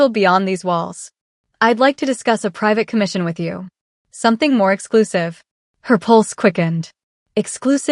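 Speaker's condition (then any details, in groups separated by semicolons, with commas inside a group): No condition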